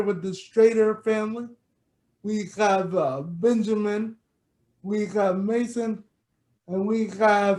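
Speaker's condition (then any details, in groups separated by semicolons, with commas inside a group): Cerebral palsy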